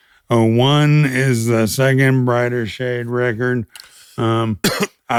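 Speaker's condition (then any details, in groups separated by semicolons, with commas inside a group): ALS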